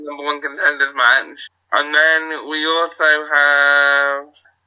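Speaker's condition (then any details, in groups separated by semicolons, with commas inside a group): Cerebral palsy; wheelchair user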